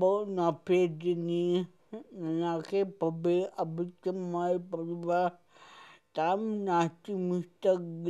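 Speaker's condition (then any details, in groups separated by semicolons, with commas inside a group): Cerebral palsy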